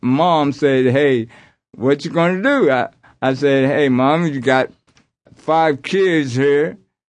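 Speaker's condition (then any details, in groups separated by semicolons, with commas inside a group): Aphasia after strokes; aphasia persists but singing helps coping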